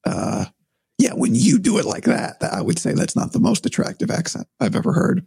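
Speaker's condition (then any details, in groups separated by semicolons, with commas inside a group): Vocal cord surgery; vocal cord problem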